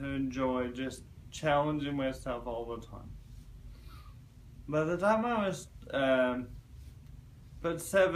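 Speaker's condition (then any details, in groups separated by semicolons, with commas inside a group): Cerebral palsy; present from birth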